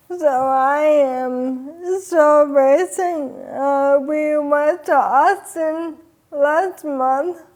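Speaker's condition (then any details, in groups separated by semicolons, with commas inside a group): ALS; speech slowed early, voice changing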